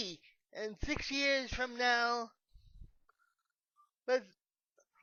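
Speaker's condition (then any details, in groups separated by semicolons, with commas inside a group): Cerebral palsy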